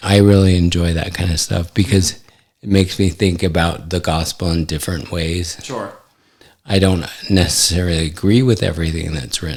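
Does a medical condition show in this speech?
Yes: ALS; affects hand function.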